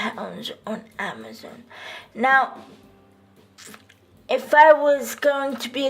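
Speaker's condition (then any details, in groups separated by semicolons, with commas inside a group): Cerebral palsy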